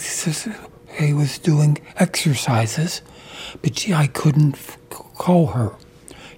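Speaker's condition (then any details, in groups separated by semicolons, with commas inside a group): Aphasia after stroke; aphasia from massive stroke nearly 3 years ago, weak right side, right arm not working, wheelchair; speech therapy, Zoom aphasia support group, improving, carries aphasia card from wife Janine; hard to get words out, confuses right and left, slow to respond, trouble understanding, reading, numbers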